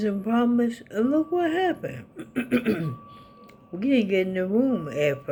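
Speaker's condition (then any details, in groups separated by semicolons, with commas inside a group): ALS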